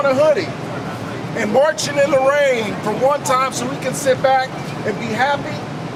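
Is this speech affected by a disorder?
No.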